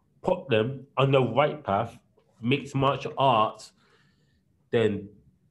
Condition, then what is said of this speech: Stuttering. But then you realize that it's a man who's got a stutter.